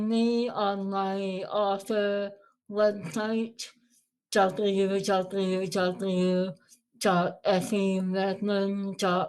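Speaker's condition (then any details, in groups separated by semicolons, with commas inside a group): Moebius syndrome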